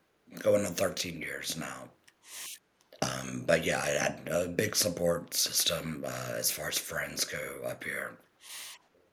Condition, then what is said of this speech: Laryngectomy. So I'm about 5 months speaking now.